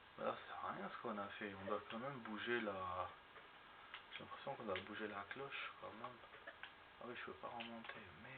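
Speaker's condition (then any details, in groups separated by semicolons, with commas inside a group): No condition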